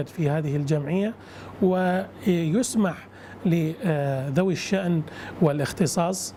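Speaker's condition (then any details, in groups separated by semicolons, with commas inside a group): No condition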